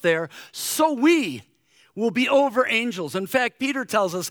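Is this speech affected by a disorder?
No.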